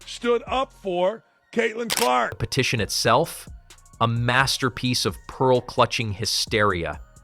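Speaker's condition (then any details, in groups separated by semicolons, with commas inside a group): No condition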